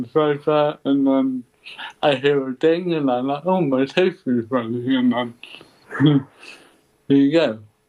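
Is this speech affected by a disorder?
Yes: cerebral palsy; ataxic type.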